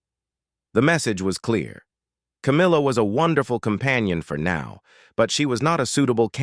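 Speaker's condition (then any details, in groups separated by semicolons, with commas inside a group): No condition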